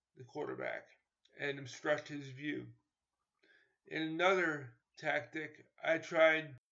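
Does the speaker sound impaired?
Yes: cerebral palsy; cerebral palsy from spinal meningitis contracted at birth in 1972.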